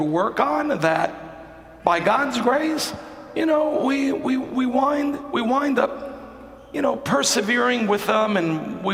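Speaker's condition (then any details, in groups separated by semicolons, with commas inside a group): No condition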